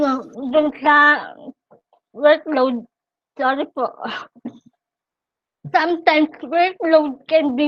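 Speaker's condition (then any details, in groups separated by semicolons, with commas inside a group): Cerebral palsy; brain damage, motor problems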